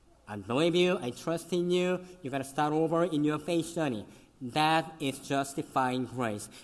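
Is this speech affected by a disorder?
Yes: cleft lip and palate; congenital, severe.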